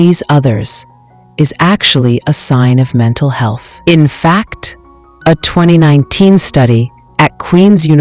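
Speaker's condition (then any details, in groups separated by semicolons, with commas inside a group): No condition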